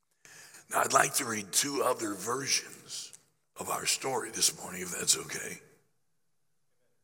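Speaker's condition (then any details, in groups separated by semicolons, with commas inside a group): Laryngeal cancer after radiation; still affected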